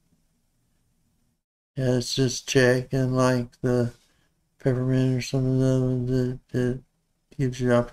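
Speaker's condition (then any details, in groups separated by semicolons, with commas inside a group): Parkinson's disease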